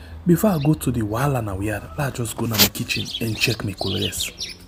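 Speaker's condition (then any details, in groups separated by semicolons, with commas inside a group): No condition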